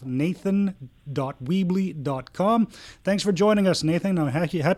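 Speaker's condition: No condition

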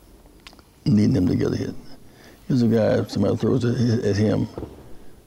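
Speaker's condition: Parkinson's disease; speech therapy

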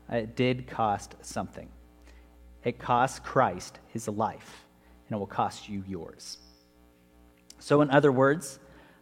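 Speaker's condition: No condition

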